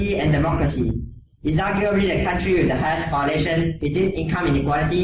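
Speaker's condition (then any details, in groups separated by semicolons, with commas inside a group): No condition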